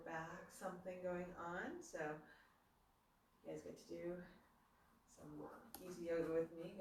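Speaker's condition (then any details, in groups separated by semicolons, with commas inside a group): No condition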